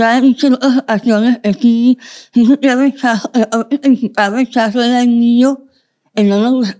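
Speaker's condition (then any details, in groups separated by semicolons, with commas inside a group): Moebius syndrome, congenital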